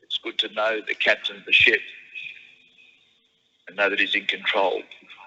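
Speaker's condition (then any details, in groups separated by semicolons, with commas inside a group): No condition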